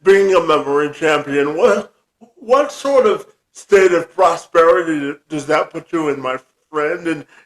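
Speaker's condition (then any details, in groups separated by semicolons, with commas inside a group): Cerebral palsy; from birth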